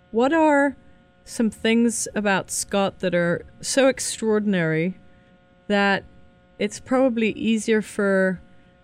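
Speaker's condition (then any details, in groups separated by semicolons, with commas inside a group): No condition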